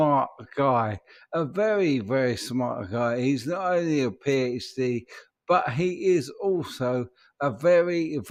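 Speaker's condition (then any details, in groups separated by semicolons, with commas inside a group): ALS; speech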